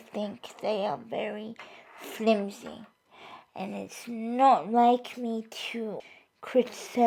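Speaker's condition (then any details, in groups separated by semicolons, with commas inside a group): Cerebral palsy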